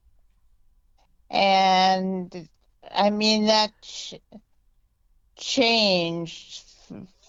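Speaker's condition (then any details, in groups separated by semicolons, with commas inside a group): Multiple sclerosis; diagnosed at age 17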